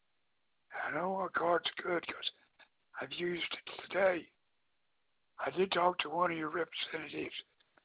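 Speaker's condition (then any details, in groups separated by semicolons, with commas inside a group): Throat cancer; hard to talk, agent says speech understandable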